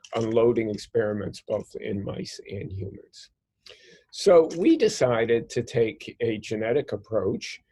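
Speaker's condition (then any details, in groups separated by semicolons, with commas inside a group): No condition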